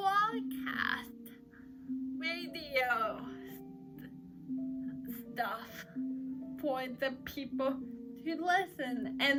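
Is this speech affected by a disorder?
Yes: cerebral palsy; uses crutches.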